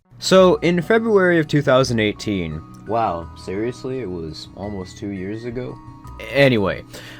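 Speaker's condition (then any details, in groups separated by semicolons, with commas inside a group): No condition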